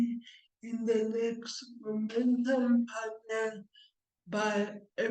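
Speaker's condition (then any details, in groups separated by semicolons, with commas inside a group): Cerebral palsy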